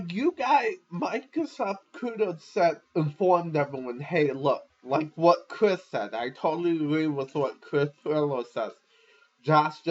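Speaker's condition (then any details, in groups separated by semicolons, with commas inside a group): Cerebral palsy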